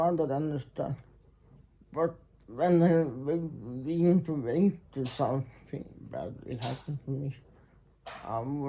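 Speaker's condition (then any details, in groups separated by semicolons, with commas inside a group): Muscular Parkinson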